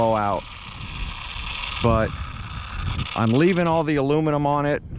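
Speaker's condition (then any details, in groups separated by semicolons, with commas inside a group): No condition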